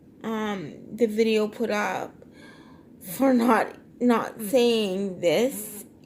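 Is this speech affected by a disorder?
Yes: cerebral palsy, triplegia.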